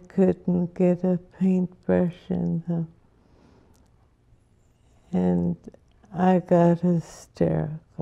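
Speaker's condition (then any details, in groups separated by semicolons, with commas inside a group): Parkinson's disease, young onset; diagnosed before 60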